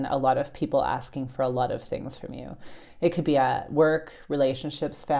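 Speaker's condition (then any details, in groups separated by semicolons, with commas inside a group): No condition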